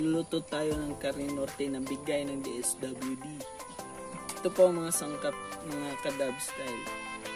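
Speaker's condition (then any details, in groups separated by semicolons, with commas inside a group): No condition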